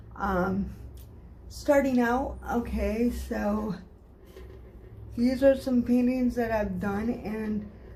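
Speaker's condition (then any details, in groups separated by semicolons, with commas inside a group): Cerebral palsy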